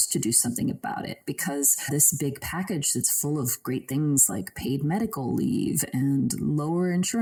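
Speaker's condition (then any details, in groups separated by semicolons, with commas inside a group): No condition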